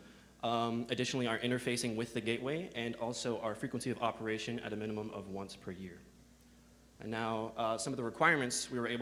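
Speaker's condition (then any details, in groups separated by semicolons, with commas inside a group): No condition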